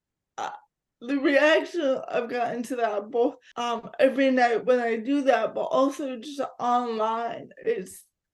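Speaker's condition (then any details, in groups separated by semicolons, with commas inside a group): Cerebral palsy; physical disability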